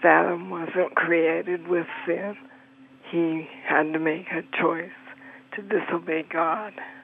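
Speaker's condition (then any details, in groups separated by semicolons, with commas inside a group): Parkinson's; debilitating effects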